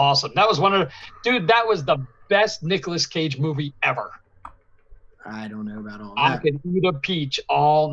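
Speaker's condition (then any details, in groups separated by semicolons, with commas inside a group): No condition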